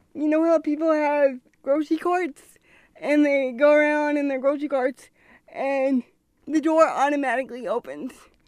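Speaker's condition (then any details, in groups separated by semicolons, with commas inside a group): Cerebral palsy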